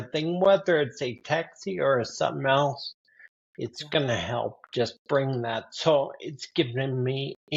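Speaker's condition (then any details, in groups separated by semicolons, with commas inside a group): Ataxia sca15, spinocerebellar ataxia type 15; progressive neurodegenerative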